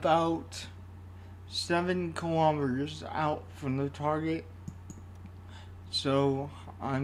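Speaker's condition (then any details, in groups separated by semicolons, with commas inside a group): Cerebral palsy; only one hand usable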